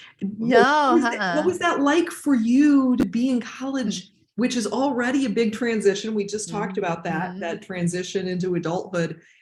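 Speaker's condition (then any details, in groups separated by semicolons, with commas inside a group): No condition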